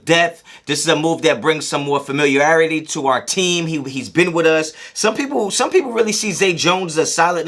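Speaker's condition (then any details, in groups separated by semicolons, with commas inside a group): No condition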